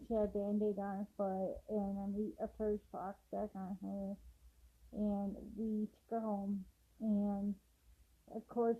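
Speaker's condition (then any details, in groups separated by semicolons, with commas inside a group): Cerebral palsy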